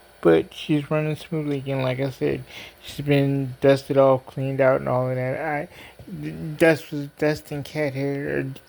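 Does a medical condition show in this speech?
Yes: cerebral palsy; diplegia.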